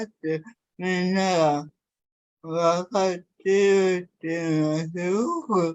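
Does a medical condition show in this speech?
Yes: cerebral palsy; severe, uses a wheelchair.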